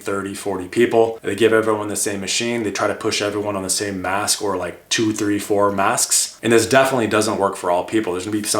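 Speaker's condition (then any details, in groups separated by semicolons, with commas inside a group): No condition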